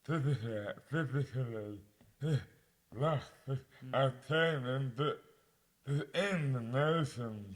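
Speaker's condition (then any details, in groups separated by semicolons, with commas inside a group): Dystonia; mouth impairment affects speech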